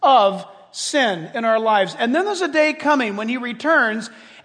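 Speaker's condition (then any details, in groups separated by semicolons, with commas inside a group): No condition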